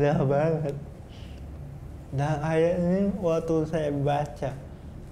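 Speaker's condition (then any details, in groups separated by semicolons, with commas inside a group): Cerebral palsy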